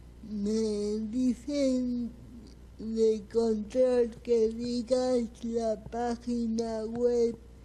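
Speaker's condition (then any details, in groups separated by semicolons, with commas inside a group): Cerebral palsy; speaks with difficulty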